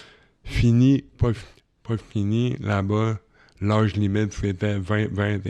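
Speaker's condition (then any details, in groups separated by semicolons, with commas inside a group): Cerebral palsy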